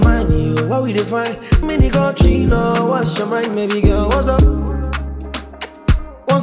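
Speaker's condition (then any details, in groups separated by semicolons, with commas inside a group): No condition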